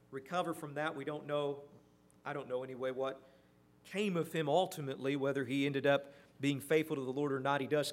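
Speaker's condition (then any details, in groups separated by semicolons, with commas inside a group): No condition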